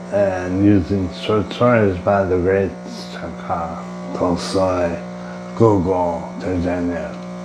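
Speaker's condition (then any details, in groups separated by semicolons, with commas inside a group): Brain injury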